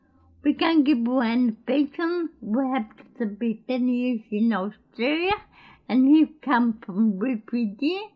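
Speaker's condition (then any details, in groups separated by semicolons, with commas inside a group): Cerebral palsy; born in Greece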